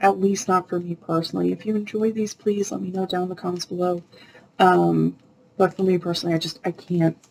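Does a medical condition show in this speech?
No.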